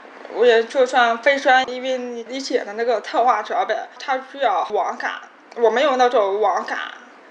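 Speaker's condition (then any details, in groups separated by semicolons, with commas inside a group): Hearing impairment; childhood hearing damage, caused by accident, completed rehabilitation training with family support; past speech training, parents spoke behind back, each word repeated hundreds of times daily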